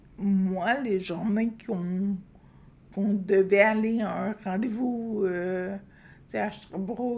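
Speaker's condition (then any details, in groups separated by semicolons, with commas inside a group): Friedreich's ataxia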